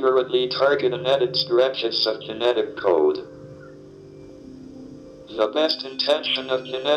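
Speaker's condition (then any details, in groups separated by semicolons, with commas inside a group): ALS, speech-generating device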